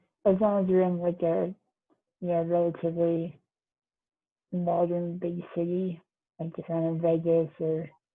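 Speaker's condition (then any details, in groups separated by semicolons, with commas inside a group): Duchenne muscular dystrophy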